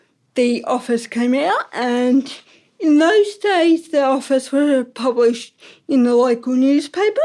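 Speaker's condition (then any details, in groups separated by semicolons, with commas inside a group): Ataxic cerebral palsy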